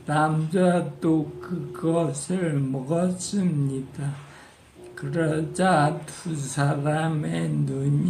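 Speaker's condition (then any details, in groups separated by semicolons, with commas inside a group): Parkinson's disease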